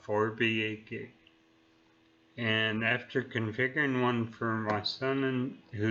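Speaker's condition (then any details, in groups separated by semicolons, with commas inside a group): Neurological disease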